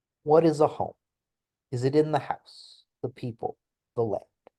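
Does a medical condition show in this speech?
No.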